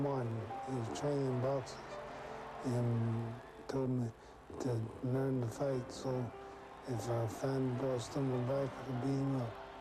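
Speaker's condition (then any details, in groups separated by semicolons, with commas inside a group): Parkinson's syndrome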